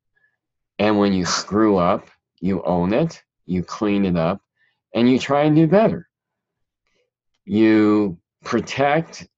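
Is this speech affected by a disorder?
Yes: cleft palate; present since childhood.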